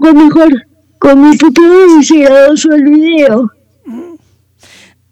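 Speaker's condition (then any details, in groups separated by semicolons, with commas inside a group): Cerebral palsy; wheelchair user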